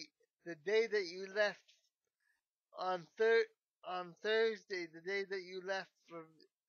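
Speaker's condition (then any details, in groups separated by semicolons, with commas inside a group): Cerebral palsy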